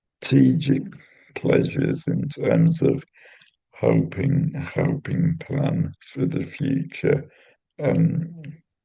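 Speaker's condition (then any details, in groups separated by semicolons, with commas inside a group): Cerebral palsy; intrathecal baclofen pump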